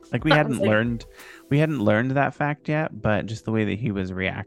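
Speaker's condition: No condition

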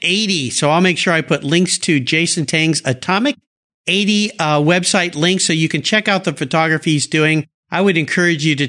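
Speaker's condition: No condition

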